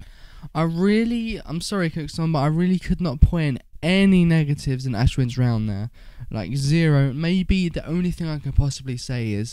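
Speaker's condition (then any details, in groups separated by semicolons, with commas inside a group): No condition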